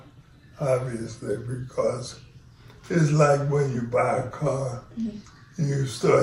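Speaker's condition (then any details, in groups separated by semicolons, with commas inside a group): ALS; onset left foot drop, then left leg weakness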